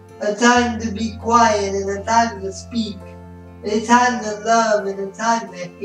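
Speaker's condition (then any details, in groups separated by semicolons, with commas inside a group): Spastic cerebral palsy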